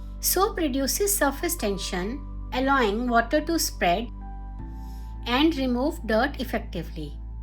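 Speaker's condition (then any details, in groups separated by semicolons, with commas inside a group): No condition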